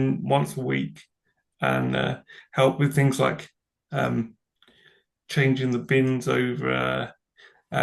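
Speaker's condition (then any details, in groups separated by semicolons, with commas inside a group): Cerebral palsy; from birth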